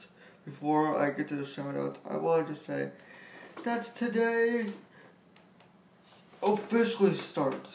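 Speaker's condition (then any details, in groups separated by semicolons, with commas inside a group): Spastic quadriplegic cerebral palsy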